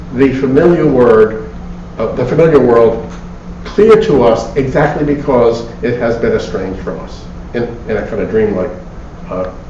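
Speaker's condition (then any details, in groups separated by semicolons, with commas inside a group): No condition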